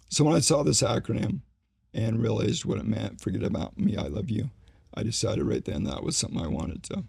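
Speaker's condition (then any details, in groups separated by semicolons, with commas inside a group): ALS; needs voice rest during conversation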